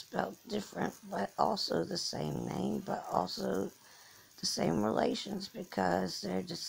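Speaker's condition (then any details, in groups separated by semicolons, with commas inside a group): Cerebral palsy; from birth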